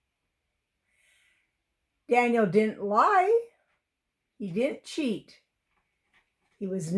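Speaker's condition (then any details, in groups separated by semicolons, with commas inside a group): No condition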